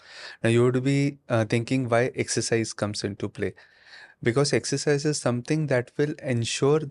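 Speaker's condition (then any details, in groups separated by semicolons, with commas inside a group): No condition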